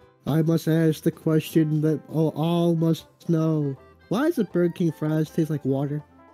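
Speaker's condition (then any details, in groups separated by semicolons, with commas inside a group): No condition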